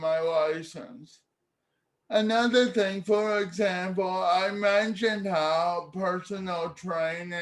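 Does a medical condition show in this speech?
Yes: cerebral palsy; speech therapy in childhood.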